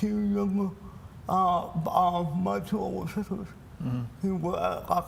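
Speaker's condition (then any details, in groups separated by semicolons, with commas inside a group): Cerebral palsy; from birth; speech impairment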